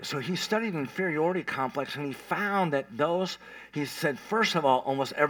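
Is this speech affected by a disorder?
Yes: cleft palate; revived by nurse.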